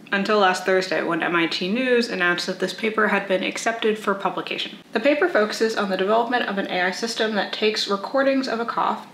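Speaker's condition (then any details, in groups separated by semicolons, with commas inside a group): No condition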